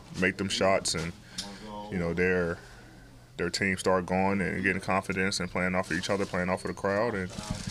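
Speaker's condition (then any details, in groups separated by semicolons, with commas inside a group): No condition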